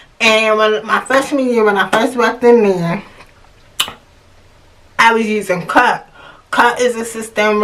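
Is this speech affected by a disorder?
Yes: cerebral palsy; hard of hearing.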